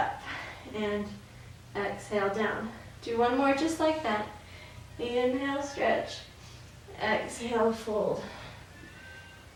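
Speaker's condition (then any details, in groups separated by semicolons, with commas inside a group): No condition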